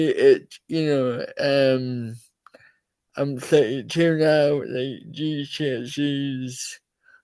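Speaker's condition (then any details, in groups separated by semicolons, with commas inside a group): Cerebral palsy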